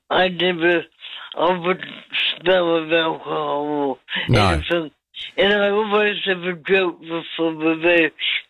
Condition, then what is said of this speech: Cerebral palsy. And pretty much all my life, people thought that I'm half cut because of the way I walk and speak.